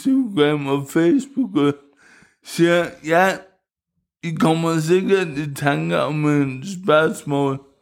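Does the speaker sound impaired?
Yes: cerebral palsy; wheelchair user.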